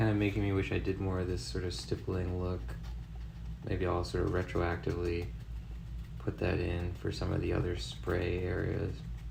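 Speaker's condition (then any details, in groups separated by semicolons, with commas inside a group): No condition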